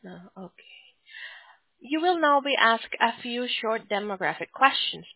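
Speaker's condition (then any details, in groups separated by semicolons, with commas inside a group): No condition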